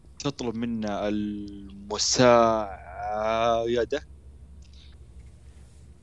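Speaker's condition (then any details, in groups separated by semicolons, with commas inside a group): Stuttering; control program at Irada Club, then program with speech therapist, past relapses; repeated sounds, prolonged sounds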